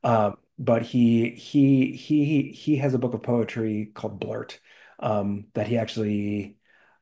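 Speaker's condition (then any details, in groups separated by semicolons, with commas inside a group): Stuttering, blocks; developmental, noticed by mother around age 4 after starting daycare, private speech therapy as child; less severe than in childhood; mainly blocks, much more pronounced in Spanish than English, halting blocks in Spanish; repeated words, prolonged sounds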